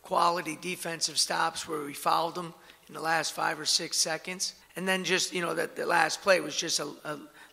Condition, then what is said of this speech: No condition.